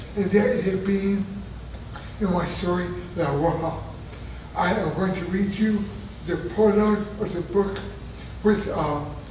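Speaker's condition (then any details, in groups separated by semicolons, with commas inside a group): Traumatic brain injury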